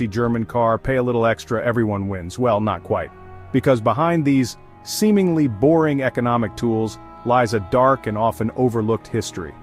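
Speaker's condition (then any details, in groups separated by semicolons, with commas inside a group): No condition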